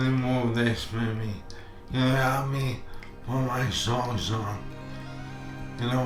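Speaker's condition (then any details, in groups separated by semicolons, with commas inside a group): Motor neurone disease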